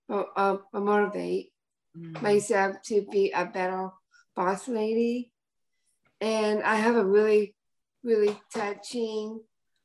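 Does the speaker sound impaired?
Yes: Down syndrome.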